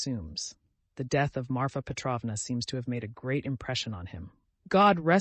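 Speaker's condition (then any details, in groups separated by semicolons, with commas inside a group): No condition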